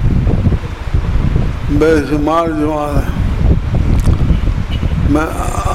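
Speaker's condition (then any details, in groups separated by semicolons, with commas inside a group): Difficulty speaking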